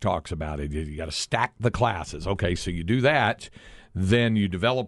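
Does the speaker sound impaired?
No.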